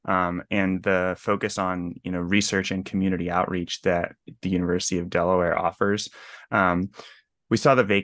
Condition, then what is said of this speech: None; typical speech.